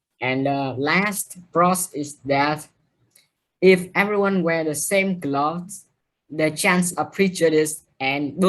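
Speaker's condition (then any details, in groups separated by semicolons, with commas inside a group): No condition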